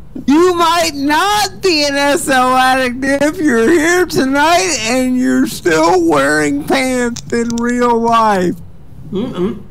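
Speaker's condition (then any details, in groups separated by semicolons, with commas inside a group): Cerebral palsy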